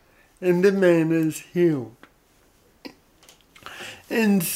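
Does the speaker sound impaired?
Yes: cerebral palsy; odd sort of voice.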